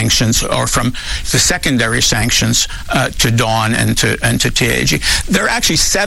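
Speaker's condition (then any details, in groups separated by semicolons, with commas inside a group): No condition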